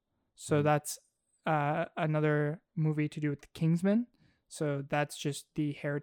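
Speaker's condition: No condition

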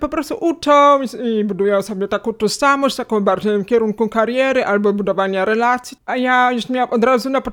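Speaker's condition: Hearing loss, cochlear implant, acquired; two years of rehabilitation to decode words

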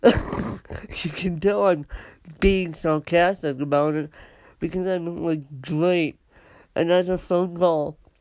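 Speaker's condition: Cerebral palsy; physical disability

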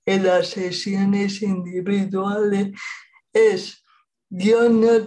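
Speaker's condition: Cerebral palsy; present at least 40 years

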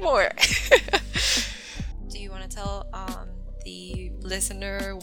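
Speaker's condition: No condition

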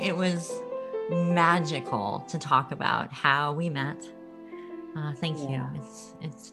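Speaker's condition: Cleft lip and palate

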